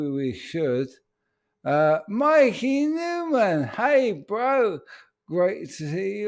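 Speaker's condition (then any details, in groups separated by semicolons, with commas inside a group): ALS; speech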